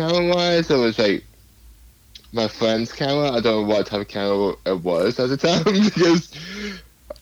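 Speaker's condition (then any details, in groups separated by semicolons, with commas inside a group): Cerebral palsy; speech affected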